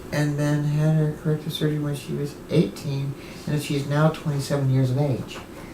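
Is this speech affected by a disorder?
No.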